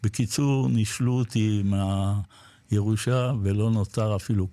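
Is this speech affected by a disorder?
Yes: Parkinson's disease; diagnosed after two road accidents ten months apart.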